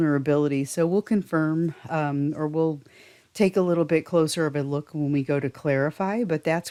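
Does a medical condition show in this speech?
No.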